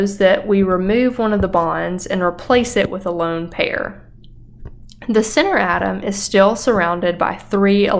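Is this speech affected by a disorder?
No.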